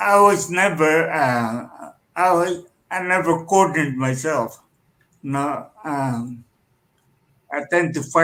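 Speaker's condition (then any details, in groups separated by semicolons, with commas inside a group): Cerebral palsy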